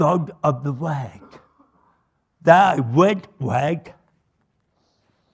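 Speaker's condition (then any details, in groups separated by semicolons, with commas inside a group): Cerebral palsy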